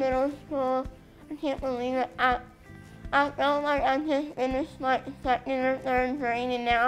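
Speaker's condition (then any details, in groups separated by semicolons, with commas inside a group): Pompe disease; rare muscle disease affecting all muscles; diagnosed at six and a half months, enzyme replacement therapy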